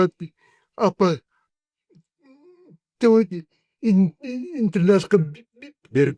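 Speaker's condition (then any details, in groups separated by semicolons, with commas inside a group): Cerebral palsy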